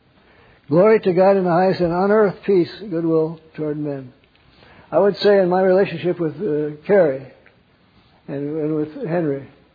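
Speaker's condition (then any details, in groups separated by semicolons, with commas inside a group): Parkinson's; takes cold shower instead of lying awake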